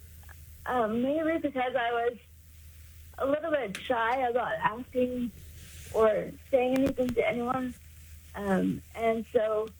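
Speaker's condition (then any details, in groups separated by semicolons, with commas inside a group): Cerebral palsy; 56 years since onset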